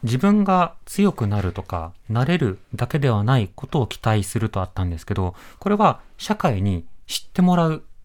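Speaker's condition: No condition

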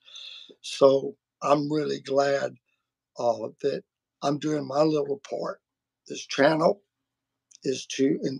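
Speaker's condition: Vocal cord surgery; including laser treatment

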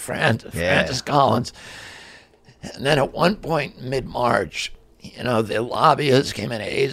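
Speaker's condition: Spasmodic dystonia; voice affected

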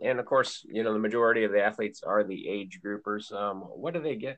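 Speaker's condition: No condition

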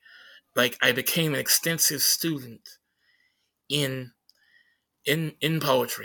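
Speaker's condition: Stutter; repeated words, blocks

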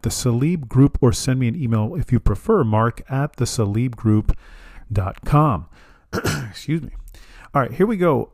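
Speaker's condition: No condition

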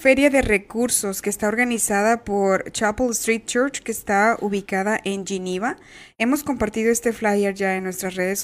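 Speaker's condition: No condition

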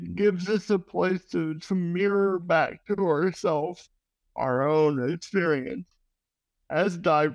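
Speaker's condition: Cerebral palsy

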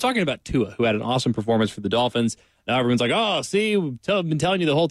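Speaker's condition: No condition

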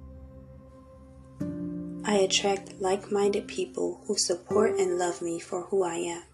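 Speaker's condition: No condition

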